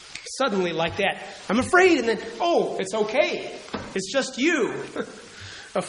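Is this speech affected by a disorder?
No.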